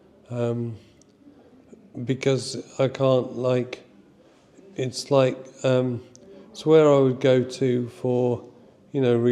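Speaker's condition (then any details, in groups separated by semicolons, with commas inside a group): Motor neurone disease; ALS type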